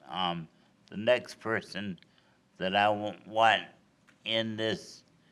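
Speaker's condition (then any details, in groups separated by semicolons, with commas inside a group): Cerebral palsy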